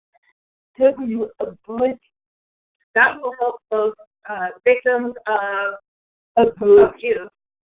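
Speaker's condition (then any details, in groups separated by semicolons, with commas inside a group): Cerebral palsy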